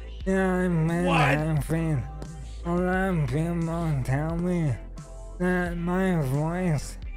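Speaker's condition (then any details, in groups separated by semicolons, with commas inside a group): ALS; stem cell treatment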